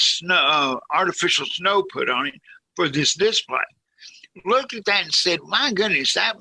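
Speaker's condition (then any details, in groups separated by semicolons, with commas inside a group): Cerebral palsy, severe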